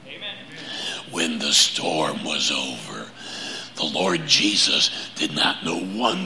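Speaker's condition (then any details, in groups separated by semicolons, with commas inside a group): Laryngeal cancer; prior chemo and radiation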